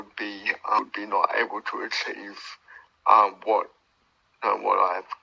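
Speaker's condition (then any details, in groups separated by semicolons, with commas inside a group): Cerebral palsy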